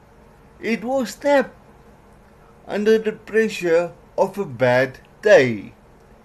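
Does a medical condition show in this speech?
Yes: cerebral palsy; worse when mouth tires.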